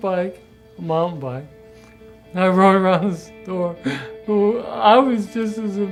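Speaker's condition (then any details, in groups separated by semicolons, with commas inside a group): Parkinson's disease; good singing voice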